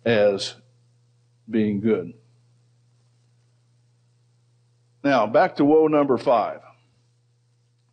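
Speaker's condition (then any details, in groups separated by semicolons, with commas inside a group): No condition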